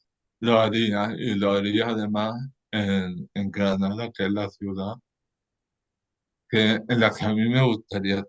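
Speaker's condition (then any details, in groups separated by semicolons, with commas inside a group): Cerebral palsy; lifelong; spasms even when calm; may run out of air, not always fully intelligible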